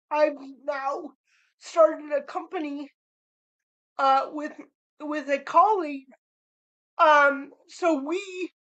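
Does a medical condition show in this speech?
Yes: cerebral palsy; spastic cerebral palsy.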